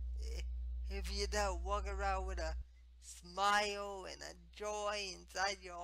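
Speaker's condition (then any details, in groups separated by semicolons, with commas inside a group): Spastic cerebral palsy; quadriplegic, affects hands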